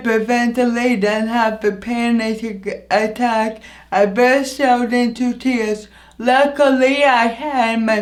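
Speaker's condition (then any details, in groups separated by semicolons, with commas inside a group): Anoxic brain injury; injury affects voice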